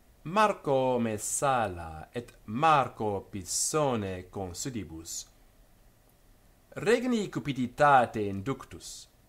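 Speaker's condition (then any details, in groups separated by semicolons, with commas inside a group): No condition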